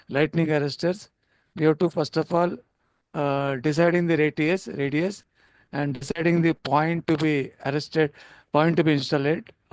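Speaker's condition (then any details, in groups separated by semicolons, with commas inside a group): No condition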